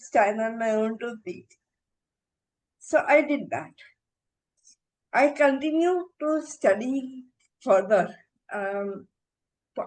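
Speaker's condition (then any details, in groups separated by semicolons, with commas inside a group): Encephalitis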